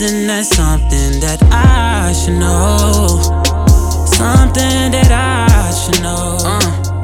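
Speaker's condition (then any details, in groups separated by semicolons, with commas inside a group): No condition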